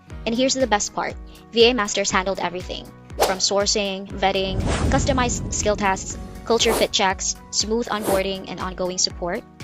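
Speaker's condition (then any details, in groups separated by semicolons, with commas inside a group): No condition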